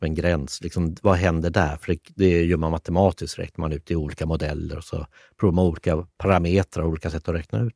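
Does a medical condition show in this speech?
No.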